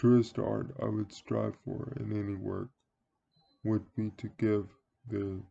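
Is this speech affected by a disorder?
Yes: cerebral palsy; speaks relatively well.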